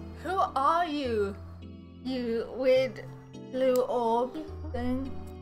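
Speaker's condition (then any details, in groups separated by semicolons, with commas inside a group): Cerebral palsy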